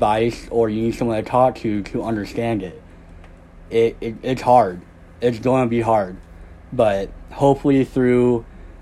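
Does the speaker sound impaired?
Yes: cleft lip and palate; congenital cleft lip and palate, no front teeth at birth, jaw reconstruction with jaw wired shut; one more surgery left, doing well.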